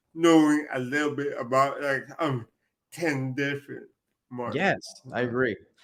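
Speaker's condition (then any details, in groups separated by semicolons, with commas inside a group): Cerebral palsy; cerebral palsy from birth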